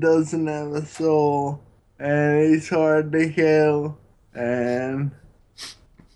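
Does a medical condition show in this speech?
Yes: Friedreich's ataxia; diagnosed around age 16.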